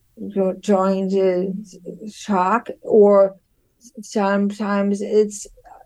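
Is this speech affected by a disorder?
Yes: aphasia; aphasia from severe near-fatal stroke, right-side paralysis, no speech at all initially, 3 years regaining independence; about 13 years after stroke, still aphasic; trouble saying intended words.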